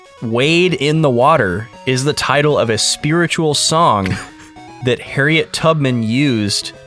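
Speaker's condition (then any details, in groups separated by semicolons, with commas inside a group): No condition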